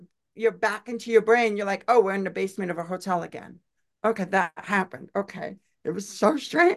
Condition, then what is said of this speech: Deafness. I cannot say her last name. I'm deaf. Give me a break, please.